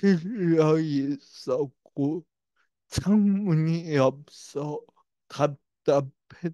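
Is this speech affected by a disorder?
Yes: brain lesion disability.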